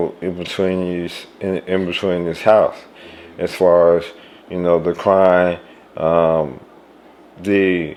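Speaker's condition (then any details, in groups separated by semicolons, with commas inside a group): ALS; speech progressively lost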